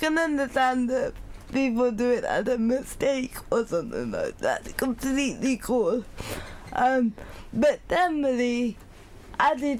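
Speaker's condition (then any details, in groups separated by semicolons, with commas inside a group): Cerebral palsy; cognitive function unaffected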